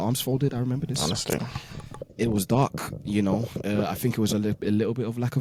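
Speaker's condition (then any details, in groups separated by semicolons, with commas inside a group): No condition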